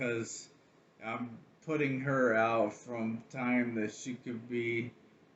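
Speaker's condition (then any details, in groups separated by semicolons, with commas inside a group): ALS; about two years since diagnosis, steadily progressing, power wheelchair; can still talk a little, breathing tests good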